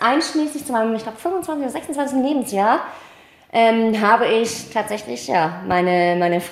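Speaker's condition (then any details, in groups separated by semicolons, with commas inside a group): Cleft palate, mild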